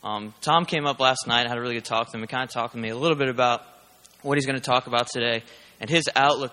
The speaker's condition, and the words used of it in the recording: None; typical speech.